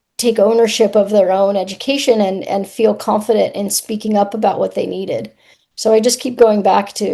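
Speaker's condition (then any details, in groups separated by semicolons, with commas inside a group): No condition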